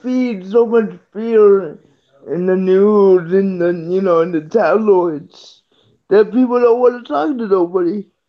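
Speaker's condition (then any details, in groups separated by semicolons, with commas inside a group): Cerebral palsy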